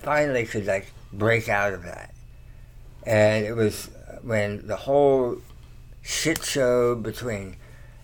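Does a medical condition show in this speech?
Yes: tongue cancer surgery; many years after treatment.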